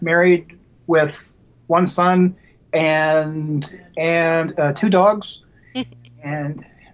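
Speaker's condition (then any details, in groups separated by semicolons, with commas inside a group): Stuttering; every syllable in grade school, wrote notes, severe through college, therapy in school and Columbus, Ohio hospital; self-described mild stutterer, mostly fluent; severe when nervous, none when drunk or very angry, less with household; repeated sounds, prolonged sounds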